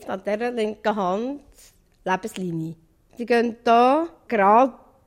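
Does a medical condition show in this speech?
Yes: Down syndrome; trisomy 21, present from birth; age 38, independent in daily life, difficulty with numbers and arithmetic.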